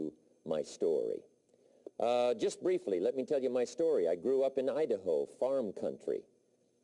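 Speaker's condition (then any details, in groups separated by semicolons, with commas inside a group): No condition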